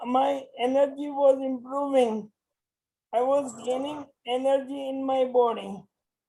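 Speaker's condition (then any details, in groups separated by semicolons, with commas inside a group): Motor neuron disease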